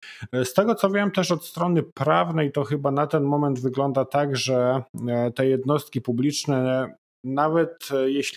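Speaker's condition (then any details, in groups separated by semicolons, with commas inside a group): No condition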